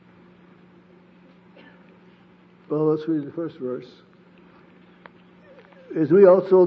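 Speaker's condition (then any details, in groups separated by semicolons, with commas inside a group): Parkinson's disease; sleep disrupted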